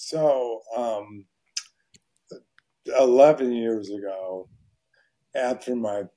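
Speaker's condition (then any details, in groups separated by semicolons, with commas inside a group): ALS; voice very hoarse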